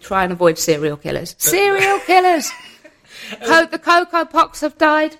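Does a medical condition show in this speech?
Yes: Tourette's syndrome; noticeable multiple motor and vocal tics, intensified early 20s, wheelchair user, strapped in during stage performances; hedgehog, sausage, cats interrupting speech, worse with heightened emotion, fluctuates unpredictably.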